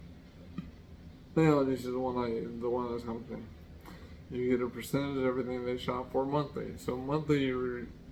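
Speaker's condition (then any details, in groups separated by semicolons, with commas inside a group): Traumatic brain injury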